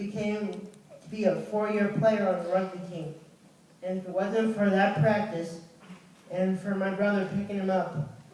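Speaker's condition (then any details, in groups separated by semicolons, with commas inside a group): Cerebral palsy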